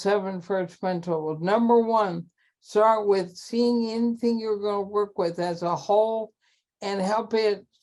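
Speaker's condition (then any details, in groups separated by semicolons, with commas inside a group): ALS; terminal, cannot handwrite, can still type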